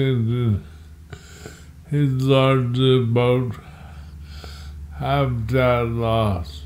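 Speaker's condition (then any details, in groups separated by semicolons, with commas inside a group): Multiple sclerosis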